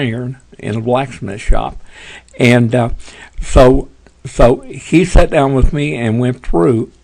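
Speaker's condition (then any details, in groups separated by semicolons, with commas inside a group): Parkinson's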